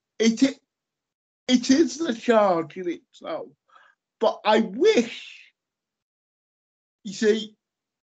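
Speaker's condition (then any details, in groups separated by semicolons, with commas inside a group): Cerebral palsy; lifelong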